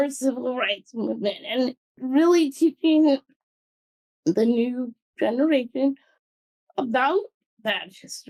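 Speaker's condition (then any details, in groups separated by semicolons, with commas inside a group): Cerebral palsy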